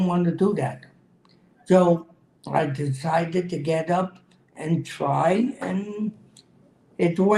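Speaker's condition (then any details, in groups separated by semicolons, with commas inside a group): Cerebral palsy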